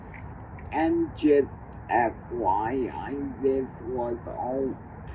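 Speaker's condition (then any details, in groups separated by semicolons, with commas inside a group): Cerebral palsy; uses service dog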